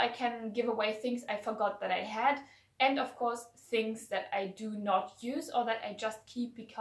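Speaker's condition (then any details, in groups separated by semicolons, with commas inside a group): No condition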